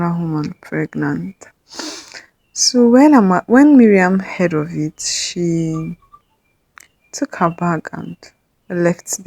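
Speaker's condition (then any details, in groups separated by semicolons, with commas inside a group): No condition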